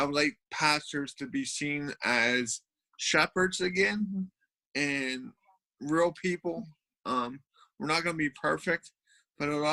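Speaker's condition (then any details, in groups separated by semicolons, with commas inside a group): Cerebral palsy; from birth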